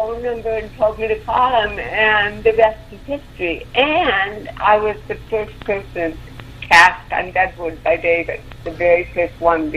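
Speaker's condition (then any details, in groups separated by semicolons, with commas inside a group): Cerebral palsy; involuntary movements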